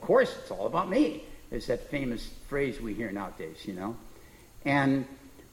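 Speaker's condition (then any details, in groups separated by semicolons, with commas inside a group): No condition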